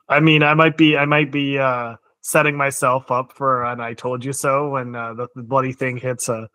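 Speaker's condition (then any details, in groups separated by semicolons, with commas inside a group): No condition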